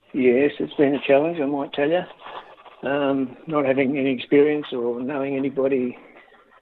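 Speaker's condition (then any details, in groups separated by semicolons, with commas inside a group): Parkinson's disease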